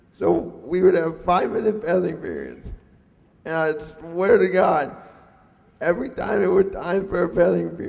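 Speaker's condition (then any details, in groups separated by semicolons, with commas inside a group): Cerebral palsy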